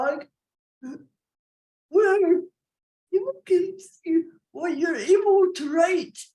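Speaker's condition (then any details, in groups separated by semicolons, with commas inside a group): Cerebral palsy; wheelchair user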